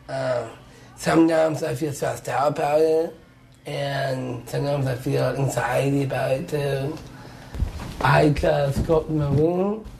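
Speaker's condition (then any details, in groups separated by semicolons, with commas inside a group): Down syndrome; described by others as very eloquent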